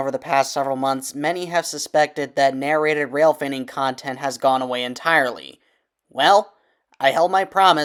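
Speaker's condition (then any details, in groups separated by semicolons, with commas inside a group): No condition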